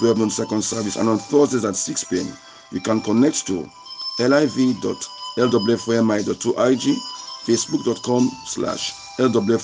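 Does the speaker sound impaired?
No.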